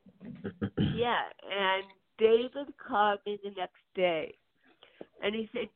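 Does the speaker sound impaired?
Yes: cerebral palsy; birth onset, diagnosed at UCLA Medical Center, right hand affected, therapy from 18 months, lower back surgery.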